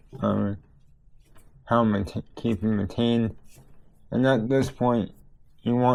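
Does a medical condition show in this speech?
Yes: cerebral palsy; tends to mess up words.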